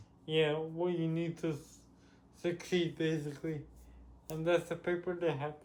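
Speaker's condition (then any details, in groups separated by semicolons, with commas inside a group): Cerebral palsy; with developmental delay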